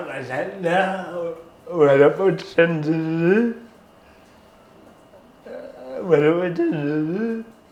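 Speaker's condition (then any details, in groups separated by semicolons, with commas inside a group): Cerebral palsy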